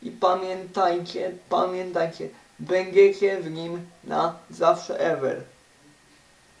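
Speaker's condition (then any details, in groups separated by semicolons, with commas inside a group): Cerebral palsy; uses wheelchair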